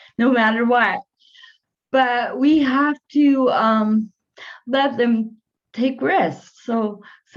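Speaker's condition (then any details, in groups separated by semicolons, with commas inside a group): Cerebral palsy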